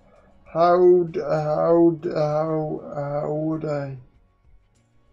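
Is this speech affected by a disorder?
Yes: quadriplegic cerebral palsy; uses one hand.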